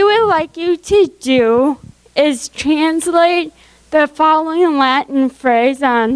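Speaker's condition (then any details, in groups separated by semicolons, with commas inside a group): Cerebral palsy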